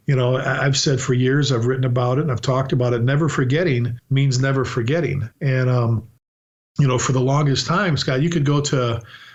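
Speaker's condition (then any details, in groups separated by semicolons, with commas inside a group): No condition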